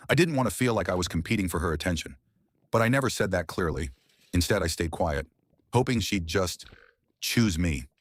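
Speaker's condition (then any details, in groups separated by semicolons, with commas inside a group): No condition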